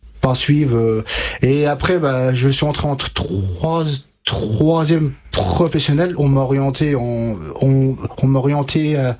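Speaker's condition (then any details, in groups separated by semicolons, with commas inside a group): Stuttering; stuttering since age 5-6, severe from 5 to 20, untreated in childhood; age 33, stuttering-specialist therapy with Catherine Daubier, Nancy, fluency techniques; blocks and repetitions now, formerly could not say a sentence without blocking; repeated sounds, prolonged sounds, blocks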